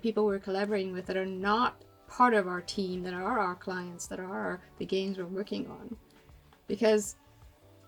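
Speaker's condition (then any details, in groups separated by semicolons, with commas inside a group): No condition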